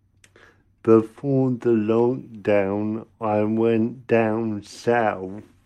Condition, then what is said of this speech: Cerebral palsy. I can hear in your voice the potential to say very funny things.